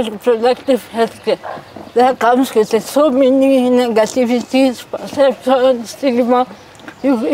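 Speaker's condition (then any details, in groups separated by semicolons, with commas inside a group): Cerebral palsy; from birth; 33 years with condition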